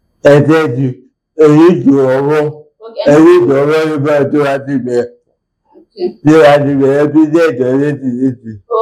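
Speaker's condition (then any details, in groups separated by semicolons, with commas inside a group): Cerebral palsy; from birth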